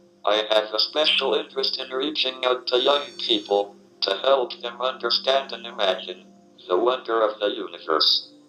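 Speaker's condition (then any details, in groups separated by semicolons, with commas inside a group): ALS, speech-generating device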